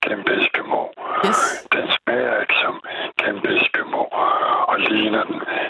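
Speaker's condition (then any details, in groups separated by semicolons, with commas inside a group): Throat cancer; needs a lot of air to produce voice or sound, voice noticeably unusual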